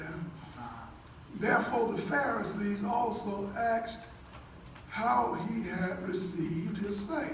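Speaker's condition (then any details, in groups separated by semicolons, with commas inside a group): No condition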